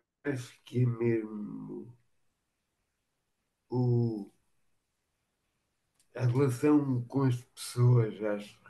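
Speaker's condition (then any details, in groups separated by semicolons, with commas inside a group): Machado-Joseph disease (sca3)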